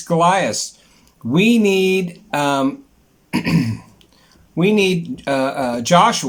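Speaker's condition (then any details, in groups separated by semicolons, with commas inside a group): No condition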